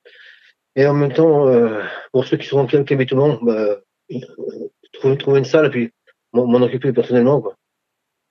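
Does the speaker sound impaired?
Yes: Parkinson's disease; regular table tennis with able-bodied players, Ping Pong Parkinson championships for 4 years.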